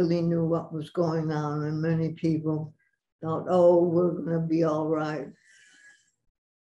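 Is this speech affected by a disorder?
Yes: Parkinson's; about six years since onset.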